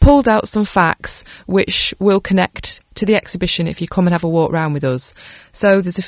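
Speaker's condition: No condition

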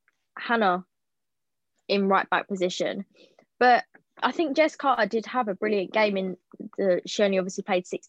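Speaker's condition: No condition

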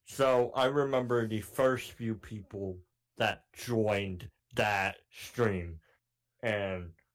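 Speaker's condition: Cleft palate; cleft palate since childhood

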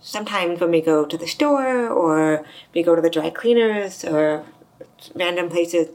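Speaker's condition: Deafness, severe to profound; implant worse ear 34

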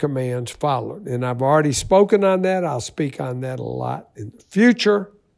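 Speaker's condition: No condition

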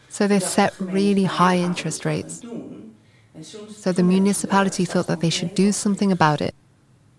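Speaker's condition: No condition

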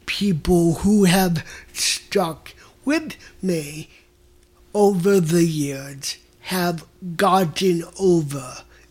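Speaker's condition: Mild cerebral palsy; voice reveals disorder

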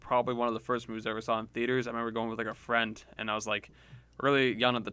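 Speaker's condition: No condition

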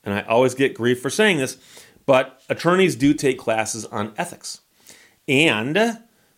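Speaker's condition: No condition

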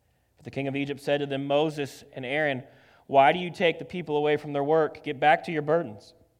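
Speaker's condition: No condition

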